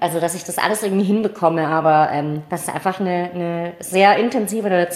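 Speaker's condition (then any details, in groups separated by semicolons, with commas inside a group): Cleft palate, mild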